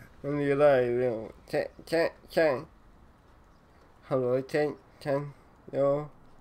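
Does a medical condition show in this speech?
Yes: cerebral palsy.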